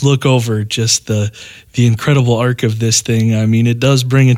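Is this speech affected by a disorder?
No.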